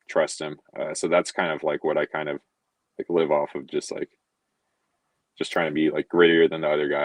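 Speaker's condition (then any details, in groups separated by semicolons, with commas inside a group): No condition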